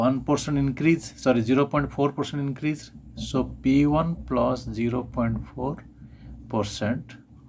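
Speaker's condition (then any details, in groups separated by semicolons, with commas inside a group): No condition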